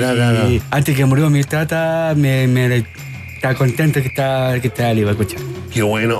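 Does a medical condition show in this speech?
Yes: Down syndrome.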